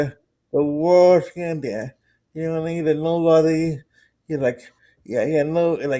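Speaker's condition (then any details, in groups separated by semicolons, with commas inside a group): Cerebral palsy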